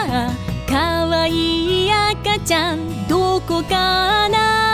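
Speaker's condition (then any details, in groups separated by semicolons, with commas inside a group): No condition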